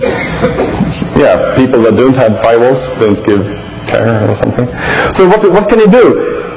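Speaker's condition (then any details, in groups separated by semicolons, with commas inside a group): No condition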